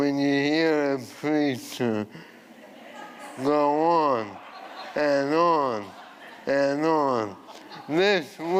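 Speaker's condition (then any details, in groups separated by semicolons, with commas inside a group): ALS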